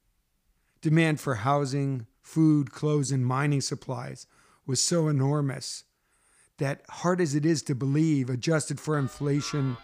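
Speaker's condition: No condition

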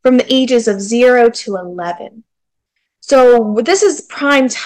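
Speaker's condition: No condition

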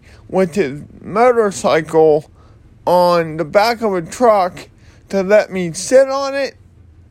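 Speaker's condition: Cerebral palsy; slurred speech

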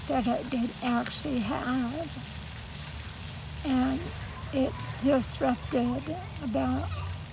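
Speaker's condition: Parkinson's disease; adolescent onset around 13, tremors and overactivity, misdiagnosed as ADHD, given Ritalin, diagnosed about ten years ago; no Parkinson's medication, natural supplements found by daughter, diet changes

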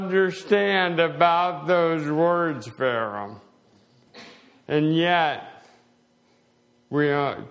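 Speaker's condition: Slowed speech, swallowing problems

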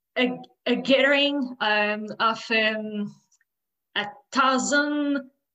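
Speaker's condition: Stuttering, blocks; stuttering since childhood, persisting into adulthood, stuttered more during first COVID lockdown while talking less; stutters during this podcast; mostly blocks rather than repetitions, poorly coordinated speech movements, talking physically exhausting, hard to do other tasks while talking; prolonged sounds

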